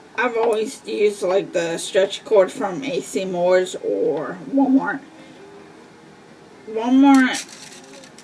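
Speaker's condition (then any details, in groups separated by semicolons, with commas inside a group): Cerebral palsy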